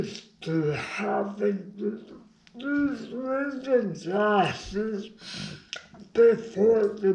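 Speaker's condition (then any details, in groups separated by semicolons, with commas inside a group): Brain injury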